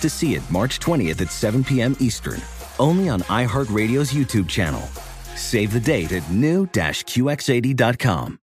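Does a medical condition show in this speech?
No.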